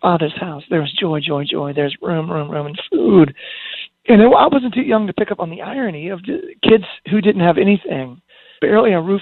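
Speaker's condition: Spasmodic dysphonia; voice failed after almost 20 years singing, singing voice lost, vocal cords normal, past prednisone shots; basically unchanged, not improved, maybe slightly worse; scratchy voice, muscle spasms break voice apart when speaking loudly or projecting, lost voice control

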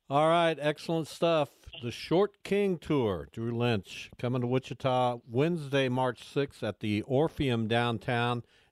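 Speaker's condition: No condition

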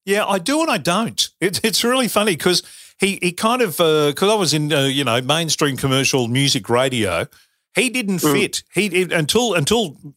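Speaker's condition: No condition

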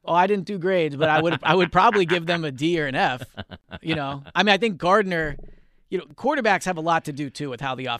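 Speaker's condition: No condition

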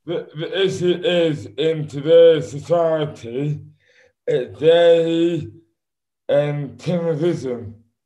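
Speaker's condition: Dystonia; speech affected, slurred speech as first symptom, hands later involuntarily affected

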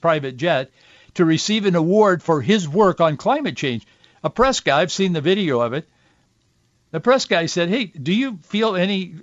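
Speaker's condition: No condition

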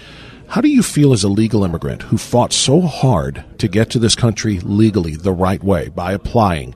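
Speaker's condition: No condition

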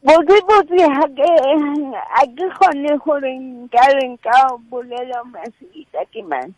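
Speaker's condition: Cerebral palsy; since childhood

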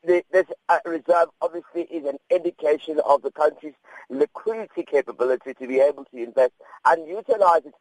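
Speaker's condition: No condition

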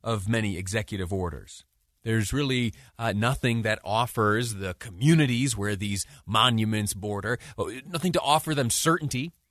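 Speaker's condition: No condition

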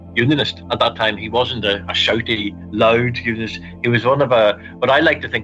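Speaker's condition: No condition

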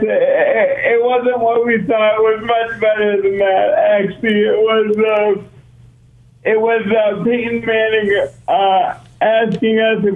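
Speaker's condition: Cerebral palsy; own training plan for Ironman competition in Kona

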